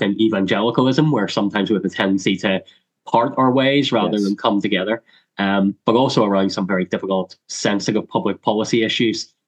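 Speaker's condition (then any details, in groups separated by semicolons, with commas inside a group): Cleft lip and palate; congenital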